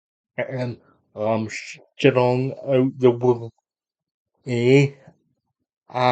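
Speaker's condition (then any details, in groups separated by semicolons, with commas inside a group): Cerebral palsy; unable to walk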